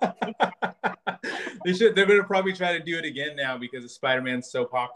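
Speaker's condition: No condition

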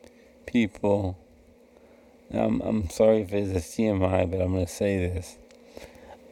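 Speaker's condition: Cerebral palsy; never needed speech therapy

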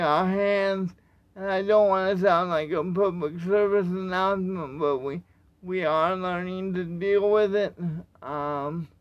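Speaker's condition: Cerebral palsy; wheelchair user

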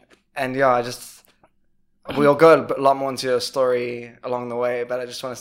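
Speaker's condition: No condition

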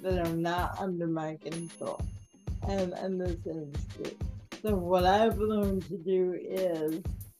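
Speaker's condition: Cerebral palsy; mildly affects speaking and gait

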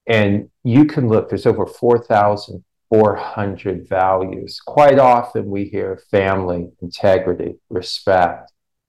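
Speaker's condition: No condition

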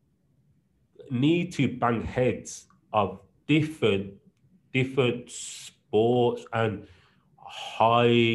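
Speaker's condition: Stutter; stutter since school years, much worse in childhood, had special help with breathing control and speaking; stutter persists, milder than in school years; cannot talk straight, tries to speak slowly, needs time to speak; repeated words, prolonged sounds

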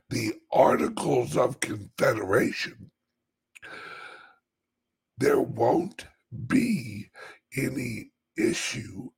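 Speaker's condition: Chronic voice problem; stiff voice box

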